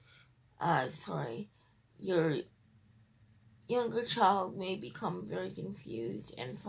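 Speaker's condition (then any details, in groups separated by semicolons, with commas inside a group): Cerebral palsy, triplegia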